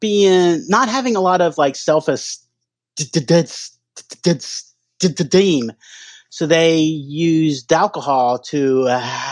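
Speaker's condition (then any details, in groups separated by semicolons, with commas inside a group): Stuttering; onset around age 2.5, fall with traumatic brain injury then, grandfather and daughter stutter, likely genetic, hypnotherapy tried; no longer hides stutter, not trying to avoid stuttering, stuttering more or more aware lately, sober; stutters every time talking, hard ordering in restaurants, phone calls, strangers, alcohol seemed to lessen stutter; repeated sounds, prolonged sounds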